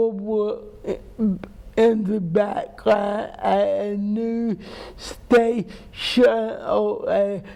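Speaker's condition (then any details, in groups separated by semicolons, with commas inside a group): Cerebral palsy; speech impairment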